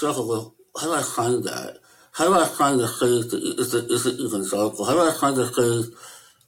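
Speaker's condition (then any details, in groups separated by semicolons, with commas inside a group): Möbius syndrome; affects hearing and eyesight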